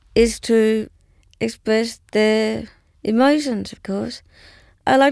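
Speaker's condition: Down syndrome; learning difficulty; age 38

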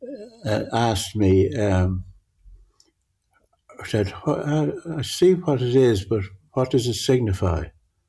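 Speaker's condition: Parkinson's; difficulty judging near and far

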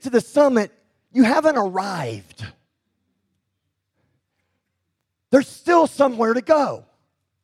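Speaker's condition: Cleft lip and palate; congenital

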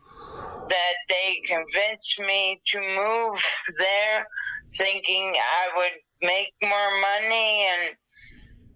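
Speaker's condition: Dysarthria after stroke, thalamic hemorrhage; recovering with much therapy, walked 58 feet with hemi walker, right hand makes fist, stiffness, tone problems

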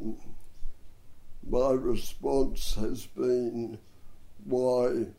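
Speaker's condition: Dystonia and cerebral palsy; hard-to-diagnose

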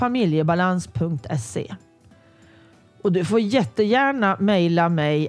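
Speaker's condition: No condition

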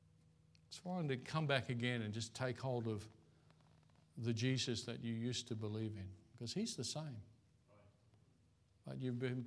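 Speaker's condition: No condition

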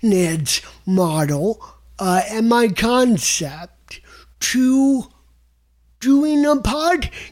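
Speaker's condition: Cerebral palsy; mistaken for drunk

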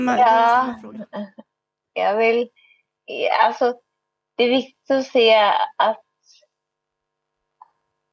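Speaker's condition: Cerebral palsy, spastic

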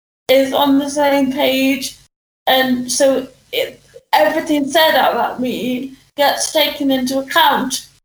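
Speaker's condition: Cerebral palsy; needs help with eating

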